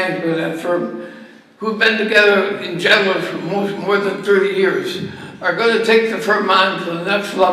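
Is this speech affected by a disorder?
Yes: ALS; voice weakened by disease, little voice left.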